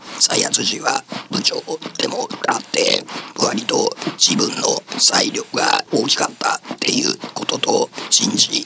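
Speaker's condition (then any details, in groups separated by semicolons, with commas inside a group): Laryngectomy, esophageal speech; 5 cm cervical esophageal cancer at esophageal entrance behind vocal cords, recurred after two years, larynx removed, reoperation; learned at 銀齢会 voice class, attended two and a half years; voice lost with larynx removal, single words came after a while, improves with practice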